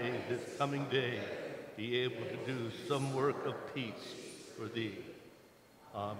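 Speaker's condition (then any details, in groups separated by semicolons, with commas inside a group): No condition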